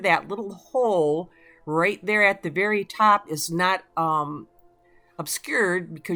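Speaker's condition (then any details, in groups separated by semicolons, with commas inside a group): No condition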